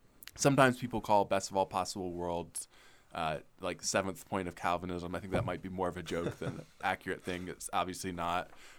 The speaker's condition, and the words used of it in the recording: None; typical speech.